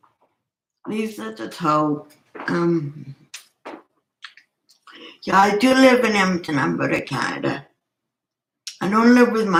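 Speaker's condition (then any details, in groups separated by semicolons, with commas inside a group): Cerebral palsy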